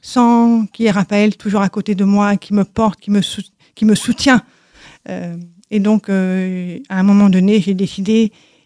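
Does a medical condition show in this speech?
Yes: deafness from birth; congenital, right-ear hearing aid from age 2.5 to 3, left ear hears nothing, left aid refused; no sound without aid, lip-reading needed, high sounds too loud, aids switched off in noisy streets; learned to speak through many speech therapy sessions, speech does not reveal deafness.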